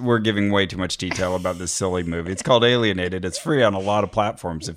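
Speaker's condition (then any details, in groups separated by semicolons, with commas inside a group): No condition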